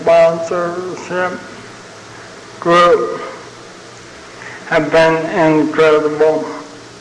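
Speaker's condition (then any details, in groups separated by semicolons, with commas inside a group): ALS (Lou Gehrig's disease); young onset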